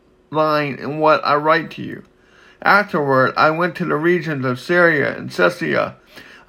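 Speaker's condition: Cerebral palsy

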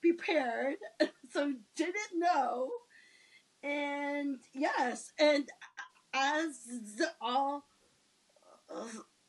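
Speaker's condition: Stuttering; attended National Stuttering Association conferences many times; prolonged sounds

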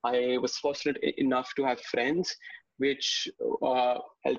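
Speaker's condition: Stammer; severe stammer since childhood, speech therapy and mirror practice did not help, glossophobia, began working on it in class 9; much improved, average or above average public speaker, self-directed exposure through debates, Model UN, speaking to strangers; once could not say own name in class, stammered a lot when nervous, voice trembled at first debate; prolonged sounds, blocks

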